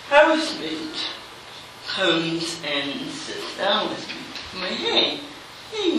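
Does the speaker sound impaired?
Yes: cerebral palsy.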